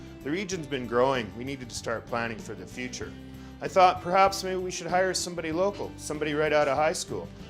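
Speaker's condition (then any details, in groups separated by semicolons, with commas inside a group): No condition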